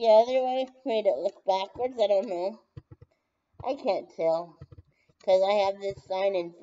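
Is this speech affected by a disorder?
Yes: brain injury.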